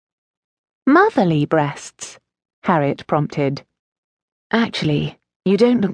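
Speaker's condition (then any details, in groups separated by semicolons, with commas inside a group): No condition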